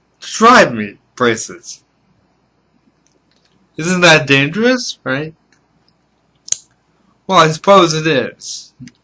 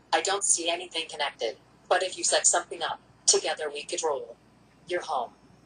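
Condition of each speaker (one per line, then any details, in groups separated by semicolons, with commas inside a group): Cerebral palsy; stable
No condition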